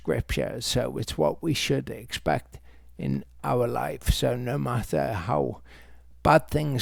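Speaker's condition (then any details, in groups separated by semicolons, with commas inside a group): Multiple sclerosis; progressive form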